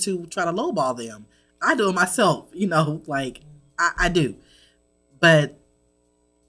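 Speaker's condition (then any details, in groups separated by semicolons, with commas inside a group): No condition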